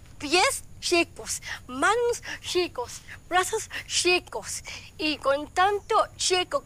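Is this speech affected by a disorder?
Yes: Down syndrome; short limbs, small feet, small hands, short arms.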